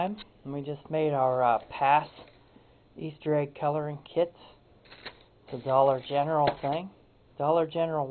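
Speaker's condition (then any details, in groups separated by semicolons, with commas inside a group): No condition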